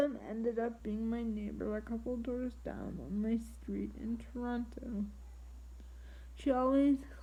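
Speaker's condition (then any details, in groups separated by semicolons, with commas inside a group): Triplegic cerebral palsy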